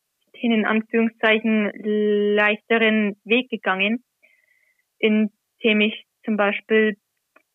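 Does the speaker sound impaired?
Yes: stuttering; covert stuttering hidden over ten years, avoided words anticipated to be stuttered; no longer hidden, reads Gospel in church, practices reading at home beforehand; reading aloud in church not stutter-free; here blocks.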